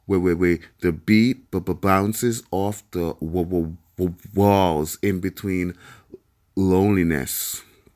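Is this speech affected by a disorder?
Yes: stuttering; stuttering since childhood, onset in Jamaican countryside; stuttered joke once misheard by listener as something ugly; here repeated sounds, prolonged sounds.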